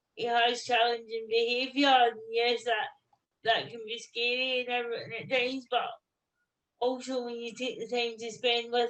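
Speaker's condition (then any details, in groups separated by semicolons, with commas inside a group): Cerebral palsy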